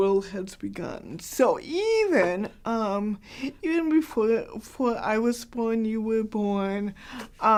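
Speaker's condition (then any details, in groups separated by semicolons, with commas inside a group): Cerebral palsy, mild; hard to understand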